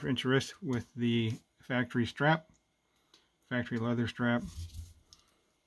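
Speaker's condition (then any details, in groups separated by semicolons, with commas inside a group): No condition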